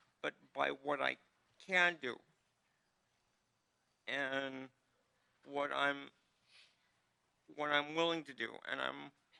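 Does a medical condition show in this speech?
Yes: cerebral palsy; needs ramps.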